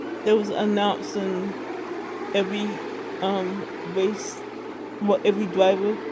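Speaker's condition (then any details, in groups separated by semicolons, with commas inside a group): Speech impairment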